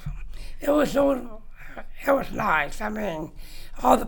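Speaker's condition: Down syndrome; present from birth, diagnosed several hours after birth in Indianapolis; 55 years old, still takes speech therapy

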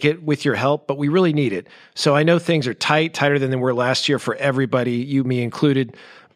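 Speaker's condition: No condition

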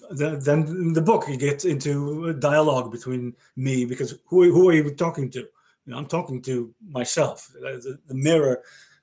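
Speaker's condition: Aphasia after stroke; ongoing aphasia

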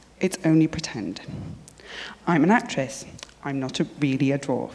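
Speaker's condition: No condition

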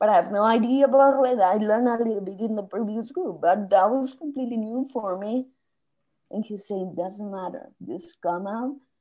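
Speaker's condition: Spasmodic dysphonia; vocal cord issue, gradual onset over 2-3 weeks, work stress during Boston project, diagnosed 8 years later; voice lost, could not speak at all for 2-3 years, hard to get words out, voice not natural

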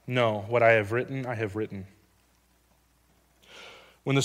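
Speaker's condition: No condition

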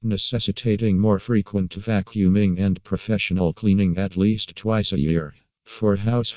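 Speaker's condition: No condition

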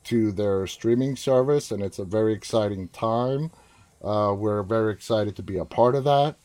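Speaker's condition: No condition

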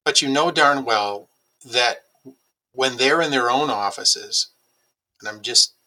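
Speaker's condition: No condition

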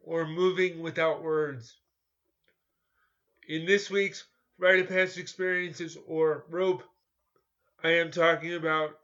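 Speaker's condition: Cerebral palsy; cerebral palsy since childhood

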